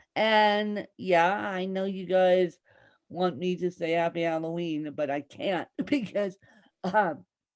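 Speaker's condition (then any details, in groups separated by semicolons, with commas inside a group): Cerebral palsy, mixed, moderate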